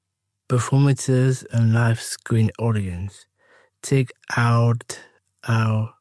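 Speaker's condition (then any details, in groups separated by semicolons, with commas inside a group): Down syndrome; age 21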